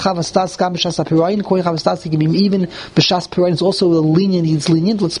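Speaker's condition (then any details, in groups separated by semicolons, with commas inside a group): No condition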